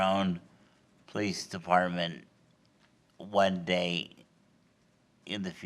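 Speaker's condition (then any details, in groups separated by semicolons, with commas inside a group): Cerebral palsy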